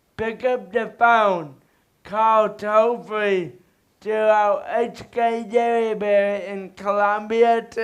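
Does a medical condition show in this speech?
Yes: cerebral palsy.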